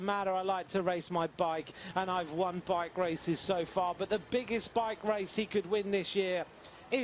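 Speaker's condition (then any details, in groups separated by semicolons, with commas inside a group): No condition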